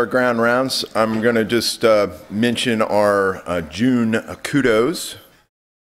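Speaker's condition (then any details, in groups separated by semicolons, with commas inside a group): No condition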